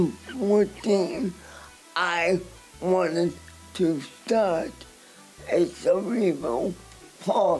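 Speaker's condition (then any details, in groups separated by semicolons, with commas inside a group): Cerebral palsy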